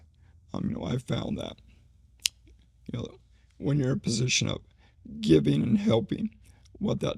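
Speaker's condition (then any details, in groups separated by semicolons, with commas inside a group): ALS; slowly progressing form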